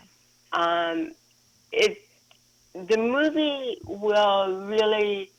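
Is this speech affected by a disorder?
Yes: cerebral palsy.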